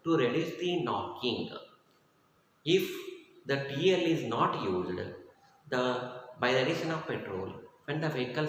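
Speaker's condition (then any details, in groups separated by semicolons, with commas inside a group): No condition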